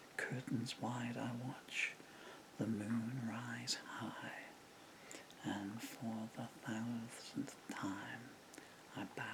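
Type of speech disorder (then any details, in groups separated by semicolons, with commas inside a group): Bulbar dysarthria; progressive bulbar palsy (MND)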